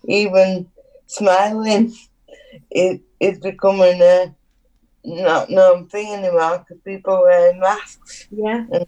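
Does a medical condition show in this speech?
Yes: cerebral palsy; needs adapted housing.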